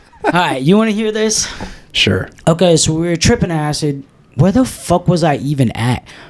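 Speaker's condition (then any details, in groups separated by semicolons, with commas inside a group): No condition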